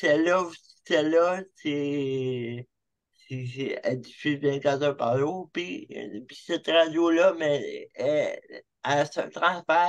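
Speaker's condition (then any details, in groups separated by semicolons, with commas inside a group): Cerebral palsy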